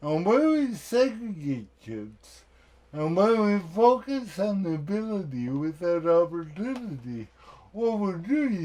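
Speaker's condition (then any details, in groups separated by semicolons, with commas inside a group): Cerebral palsy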